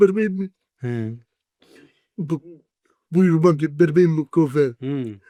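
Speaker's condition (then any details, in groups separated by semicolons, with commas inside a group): Cerebral palsy; 40 years with condition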